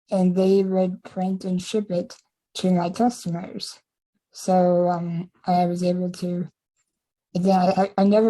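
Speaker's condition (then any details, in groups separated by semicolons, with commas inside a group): Spinal muscular atrophy type 2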